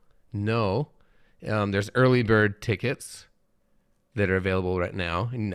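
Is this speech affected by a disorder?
No.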